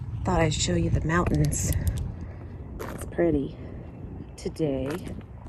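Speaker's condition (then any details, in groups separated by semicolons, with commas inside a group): No condition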